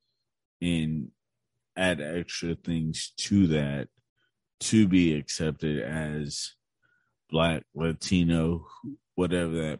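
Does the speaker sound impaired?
Yes: cerebral palsy; right side weaker than left.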